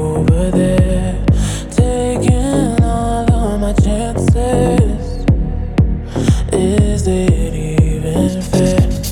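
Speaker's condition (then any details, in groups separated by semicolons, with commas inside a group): No condition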